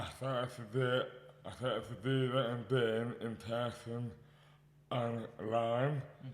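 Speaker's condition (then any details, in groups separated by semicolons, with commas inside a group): Dystonia; mouth impairment affects speech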